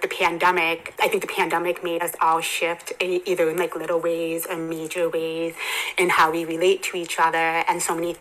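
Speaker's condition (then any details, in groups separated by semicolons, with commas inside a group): Hearing impairment, congenital, bilateral cochlear implants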